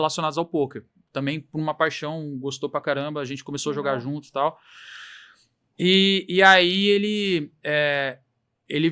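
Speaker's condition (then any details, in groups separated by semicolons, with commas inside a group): No condition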